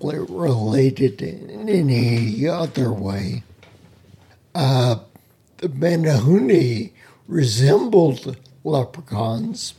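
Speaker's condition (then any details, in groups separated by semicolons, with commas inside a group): Spinocerebellar ataxia; speech impediment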